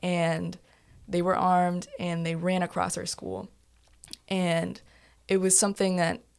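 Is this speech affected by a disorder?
No.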